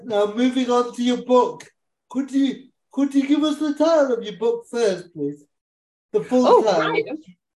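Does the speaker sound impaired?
Yes: cerebral palsy; cerebral palsy since childhood, uses a wheelchair, swimming advised in childhood to exercise all muscles.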